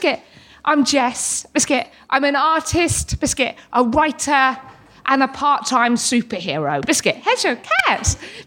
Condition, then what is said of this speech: Tourette syndrome. These episodes, which I call ticking fits, look seizure-like and need similar management.